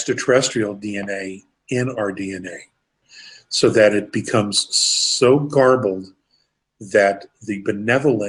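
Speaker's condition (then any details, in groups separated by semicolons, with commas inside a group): No condition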